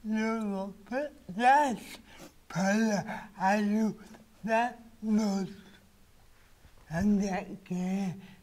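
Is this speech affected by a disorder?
Yes: cerebral palsy; relies on personal assistant; difficulty pronouncing, uses communication device.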